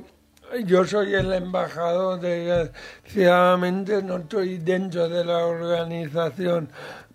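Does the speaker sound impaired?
Yes: cerebral palsy, mild.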